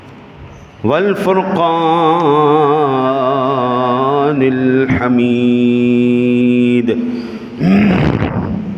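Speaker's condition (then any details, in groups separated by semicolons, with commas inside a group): No condition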